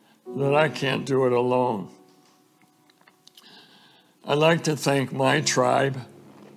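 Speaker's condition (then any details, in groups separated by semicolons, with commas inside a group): ALS; fatal diagnosis, no cure, later died of it about a month before this talk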